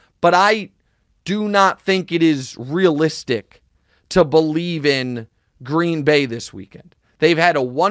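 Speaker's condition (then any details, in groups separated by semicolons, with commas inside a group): No condition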